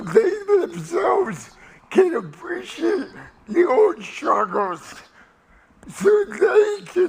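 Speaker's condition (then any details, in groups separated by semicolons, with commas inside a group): Cerebral palsy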